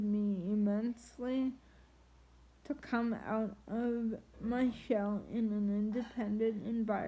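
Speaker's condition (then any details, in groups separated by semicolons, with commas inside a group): Triplegic cerebral palsy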